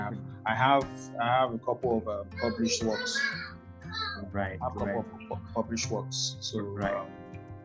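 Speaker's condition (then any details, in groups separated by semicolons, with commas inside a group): No condition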